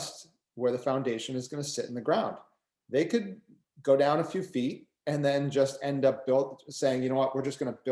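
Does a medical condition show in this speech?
No.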